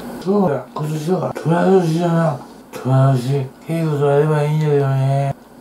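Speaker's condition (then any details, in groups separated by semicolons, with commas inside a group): Tongue cancer, partial glossectomy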